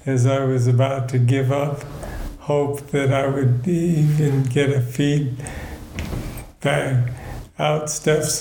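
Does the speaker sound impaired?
Yes: Parkinson's disease; still cycling, balance problems, reduced control of body functions, tasks take much longer.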